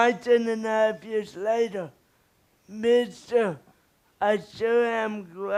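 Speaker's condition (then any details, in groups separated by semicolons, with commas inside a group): Cerebral palsy; speech slightly improved recently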